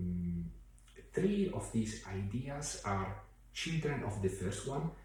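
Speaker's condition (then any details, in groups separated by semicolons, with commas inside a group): No condition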